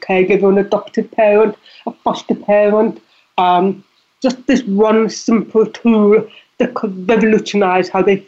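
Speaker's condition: Deafness; deafness audible in voice

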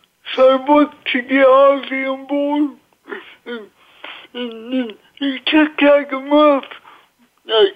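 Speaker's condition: Cerebral palsy

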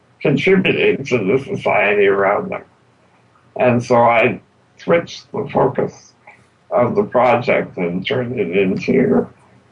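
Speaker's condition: Spinal muscular atrophy; not expected to live long

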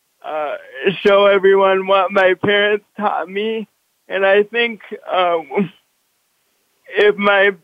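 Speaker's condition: Cerebral palsy; brain cannot reliably direct muscles, walks with walker, must consciously control every movement including holding head up; pushed and pulled through triathlon races by father

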